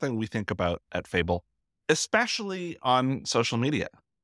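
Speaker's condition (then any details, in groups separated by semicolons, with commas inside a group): No condition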